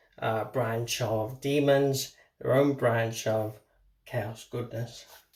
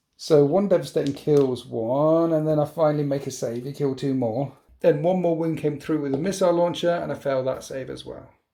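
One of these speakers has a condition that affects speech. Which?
The first: motor neuron disease; difficulty with fine hand tasks.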